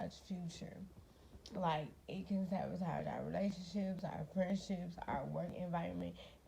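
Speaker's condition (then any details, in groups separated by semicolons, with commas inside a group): Cerebral palsy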